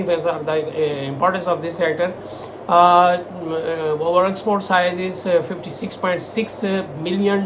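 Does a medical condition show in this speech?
No.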